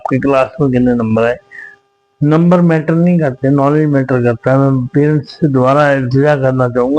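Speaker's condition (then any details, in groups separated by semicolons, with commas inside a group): Cerebral palsy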